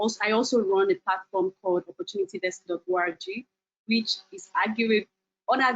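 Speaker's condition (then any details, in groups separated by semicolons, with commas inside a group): No condition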